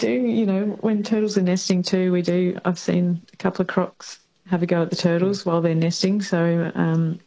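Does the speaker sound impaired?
No.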